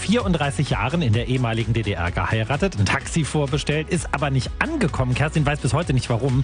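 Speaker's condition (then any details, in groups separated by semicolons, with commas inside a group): No condition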